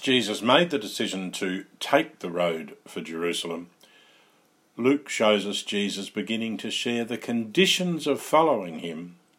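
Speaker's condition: No condition

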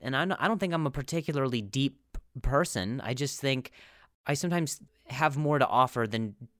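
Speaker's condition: Stutter; vocal contusion and major concussion, seen by neurologist, chiropractor, physical therapist; stutters sometimes, abbreviates words, less stuttering when comfortable, stutters most around uncomfortable family; repeated words, prolonged sounds, blocks

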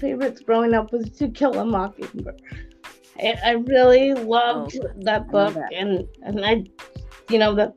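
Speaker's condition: Cerebral palsy; quadriplegic

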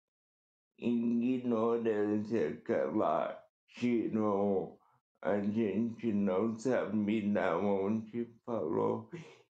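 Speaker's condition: Cerebral palsy; uneventful pregnancy

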